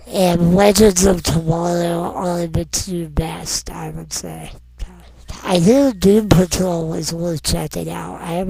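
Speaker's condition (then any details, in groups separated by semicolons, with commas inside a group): Non-progressive muscular dystrophy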